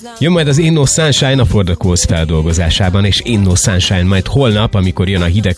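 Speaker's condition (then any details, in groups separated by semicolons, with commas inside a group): No condition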